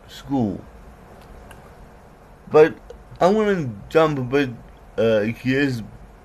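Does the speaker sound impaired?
Yes: cerebral palsy; certain letters flat.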